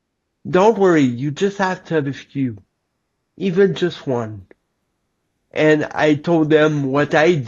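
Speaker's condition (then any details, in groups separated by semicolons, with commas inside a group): Cerebral palsy; lifelong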